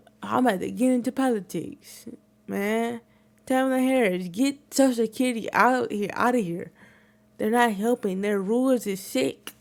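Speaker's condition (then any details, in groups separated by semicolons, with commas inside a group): Cerebral palsy; wheelchair user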